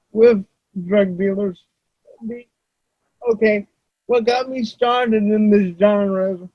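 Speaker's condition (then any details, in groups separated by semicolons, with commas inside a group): Cerebral palsy; uses wheelchair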